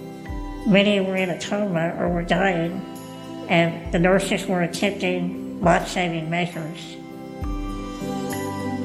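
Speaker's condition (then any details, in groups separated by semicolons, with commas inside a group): Cleft lip and palate, Goldenhar syndrome; congenital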